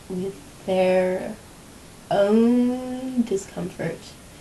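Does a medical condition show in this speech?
Yes: cerebral palsy.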